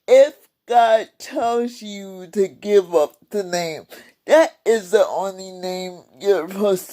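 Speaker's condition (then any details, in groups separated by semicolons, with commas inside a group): Cerebral palsy; several unnoticed strokes; several strokes in last two years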